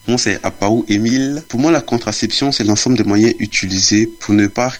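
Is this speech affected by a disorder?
No.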